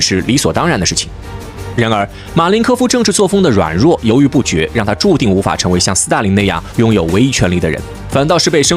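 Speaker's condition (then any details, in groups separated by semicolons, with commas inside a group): No condition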